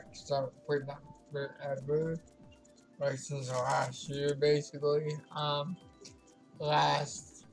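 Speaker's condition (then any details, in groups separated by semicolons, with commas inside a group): Cerebral palsy; affects legs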